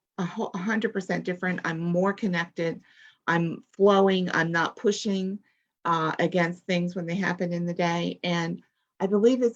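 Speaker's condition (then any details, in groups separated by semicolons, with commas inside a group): No condition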